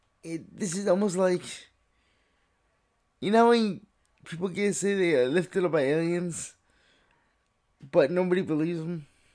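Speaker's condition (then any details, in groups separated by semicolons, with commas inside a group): Cerebral palsy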